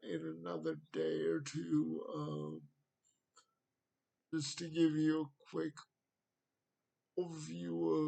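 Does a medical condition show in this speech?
Yes: cerebral palsy.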